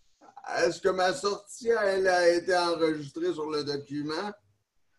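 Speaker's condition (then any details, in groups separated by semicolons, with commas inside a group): Neonatal cerebral palsy; neonatal onset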